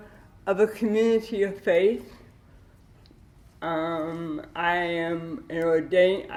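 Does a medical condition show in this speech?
Yes: cerebral palsy with dystonia.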